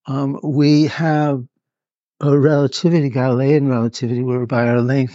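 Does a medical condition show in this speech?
Yes: Parkinson's; hidden from others in early stages.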